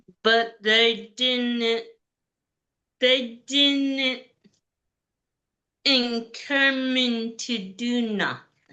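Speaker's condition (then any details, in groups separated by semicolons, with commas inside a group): Cerebral palsy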